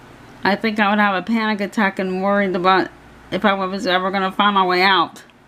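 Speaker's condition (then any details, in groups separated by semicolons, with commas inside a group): Cerebral palsy; hands affected, shaking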